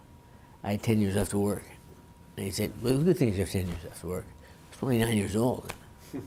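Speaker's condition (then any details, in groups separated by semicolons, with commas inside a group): Parkinson's disease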